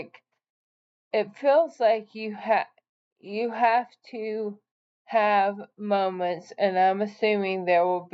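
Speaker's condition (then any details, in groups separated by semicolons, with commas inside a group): ALS; PEG feeding tube; expects losing speech, considering eye-gaze device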